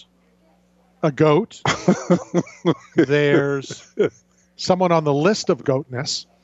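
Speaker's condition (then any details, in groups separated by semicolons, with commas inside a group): No condition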